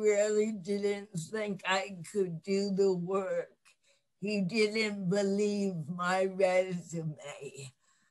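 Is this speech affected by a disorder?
Yes: cerebral palsy; lifelong.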